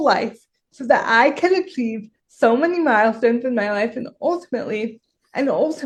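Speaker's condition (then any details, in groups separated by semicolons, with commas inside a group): Cerebral palsy; severe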